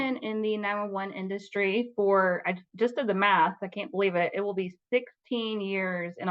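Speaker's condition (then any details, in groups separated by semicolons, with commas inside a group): No condition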